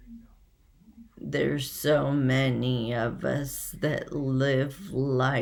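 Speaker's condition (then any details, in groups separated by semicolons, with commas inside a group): Essential tremor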